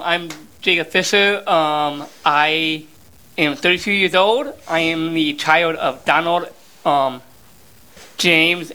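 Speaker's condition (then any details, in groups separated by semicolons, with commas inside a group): Down syndrome; 32 years old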